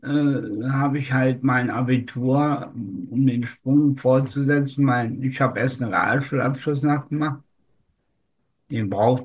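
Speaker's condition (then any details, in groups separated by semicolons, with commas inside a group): Spastic tetraparesis; largely resolved by own account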